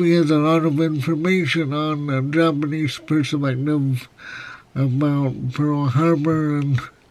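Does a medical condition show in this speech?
Yes: cerebral palsy, severe; spastic type.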